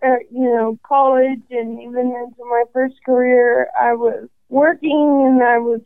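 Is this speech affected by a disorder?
Yes: ALS; probable category at diagnosis, first symptoms in hand, diagnosed at 27 after 18 months; 5.5 years since diagnosis, considering walking device, sees speech and respiratory therapists, must catch breath.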